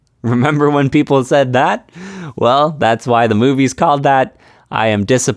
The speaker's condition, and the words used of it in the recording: None; typical speech.